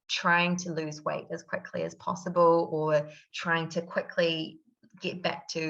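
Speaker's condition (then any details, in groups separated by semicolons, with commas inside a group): No condition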